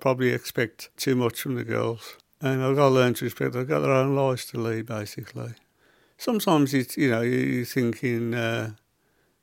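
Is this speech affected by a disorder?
Yes: Parkinson's; began as little finger tremor spreading to whole hand within 4-5 weeks; 8 years since diagnosis, tremors controlled by medication, freezing, foot dystonia with clawing, sometimes cannot walk; symptoms possibly audible in voice, may sound quieter and slower.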